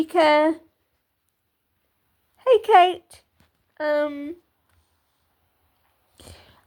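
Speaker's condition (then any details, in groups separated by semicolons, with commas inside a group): Cerebral palsy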